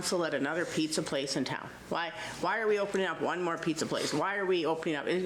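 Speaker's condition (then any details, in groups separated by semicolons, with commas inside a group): No condition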